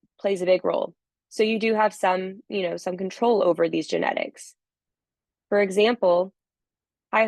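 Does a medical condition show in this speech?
No.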